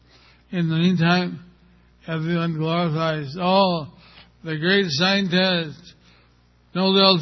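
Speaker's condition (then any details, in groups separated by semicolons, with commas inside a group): Stroke with facial paralysis; hospitalized at Bhaktivedanta Hospital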